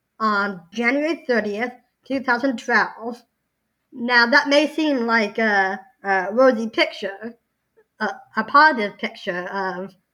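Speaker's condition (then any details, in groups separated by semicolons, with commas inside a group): Down syndrome; since birth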